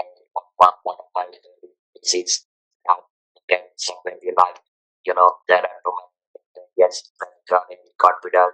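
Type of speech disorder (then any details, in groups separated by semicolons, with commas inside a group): Electrolarynx speech; throat cancer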